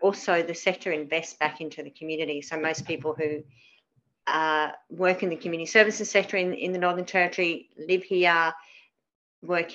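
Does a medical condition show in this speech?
Yes: cleft palate; many surgeries.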